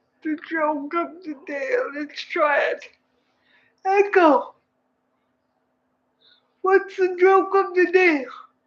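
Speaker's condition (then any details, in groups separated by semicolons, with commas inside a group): Cerebral palsy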